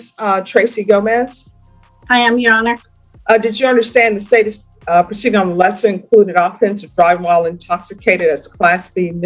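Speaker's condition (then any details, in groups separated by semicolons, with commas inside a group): No condition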